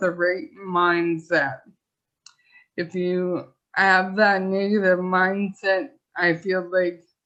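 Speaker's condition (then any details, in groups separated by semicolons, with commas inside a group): ALS; pseudobulbar affect, hands contorted; about 8 months since diagnosis; speech affected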